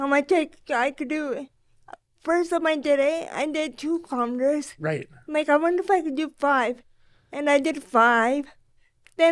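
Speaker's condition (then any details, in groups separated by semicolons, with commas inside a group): Cerebral palsy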